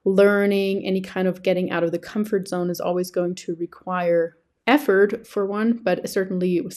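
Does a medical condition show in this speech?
No.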